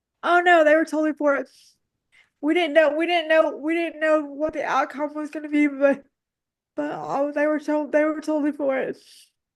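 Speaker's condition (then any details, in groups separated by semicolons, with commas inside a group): Cerebral palsy; talking harder when very tight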